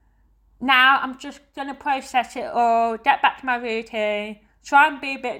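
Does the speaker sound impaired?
Yes: deafness; lip reads all day among hearing people, finds it tiring.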